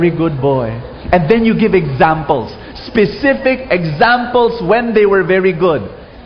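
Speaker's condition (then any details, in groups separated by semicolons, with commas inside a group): No condition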